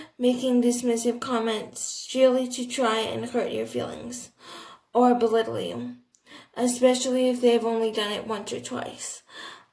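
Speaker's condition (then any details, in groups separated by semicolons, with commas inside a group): Cerebral palsy, athetoid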